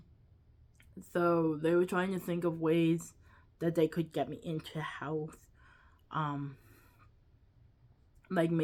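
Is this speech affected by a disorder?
Yes: cerebral palsy, quadriplegic.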